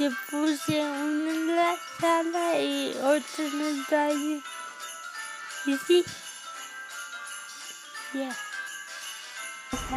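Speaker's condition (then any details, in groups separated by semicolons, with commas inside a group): Cerebral palsy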